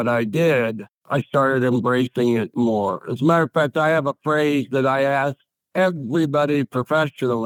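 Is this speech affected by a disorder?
Yes: ALS.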